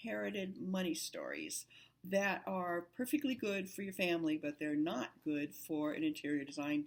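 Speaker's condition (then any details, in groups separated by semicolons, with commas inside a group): No condition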